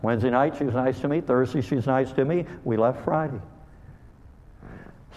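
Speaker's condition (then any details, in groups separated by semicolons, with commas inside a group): Cleft lip and palate; called hair lip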